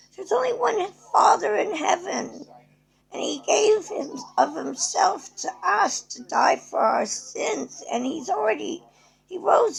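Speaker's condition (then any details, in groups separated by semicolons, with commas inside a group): Cerebral palsy; present from birth, arthritic hips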